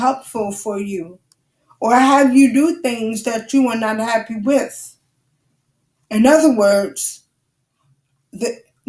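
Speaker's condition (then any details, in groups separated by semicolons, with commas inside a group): Cerebral palsy; wheelchair user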